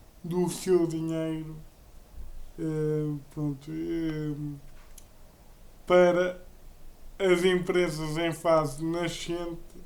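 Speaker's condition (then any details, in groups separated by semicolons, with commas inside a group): Cerebral palsy; uses a wheelchair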